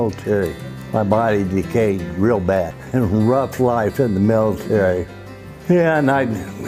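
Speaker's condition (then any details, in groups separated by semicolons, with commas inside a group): Parkinson's disease; diagnosed about a month ago, in therapy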